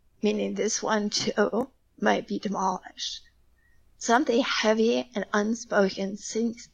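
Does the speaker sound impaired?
Yes: spasmodic dysphonia; part of dystonia throughout body, onset as teenager in drama club.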